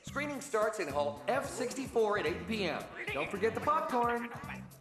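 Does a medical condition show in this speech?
No.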